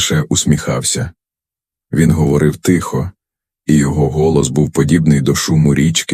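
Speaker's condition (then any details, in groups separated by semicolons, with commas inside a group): No condition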